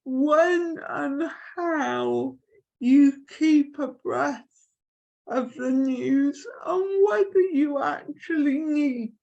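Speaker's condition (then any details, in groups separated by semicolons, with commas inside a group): Cerebral palsy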